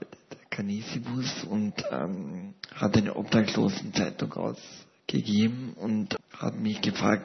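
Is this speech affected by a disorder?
Yes: paralysis with ventilator dependence; paralysis since seventh month of life, ventilator since 2006; lives with ventilator, personal assistance in daily life.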